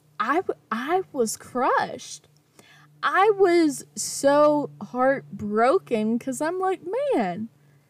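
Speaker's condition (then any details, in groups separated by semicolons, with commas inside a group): Stutter; stutter since age four; part-word repetitions, fillers, gets stuck on first word when saying own name; repeated words, prolonged sounds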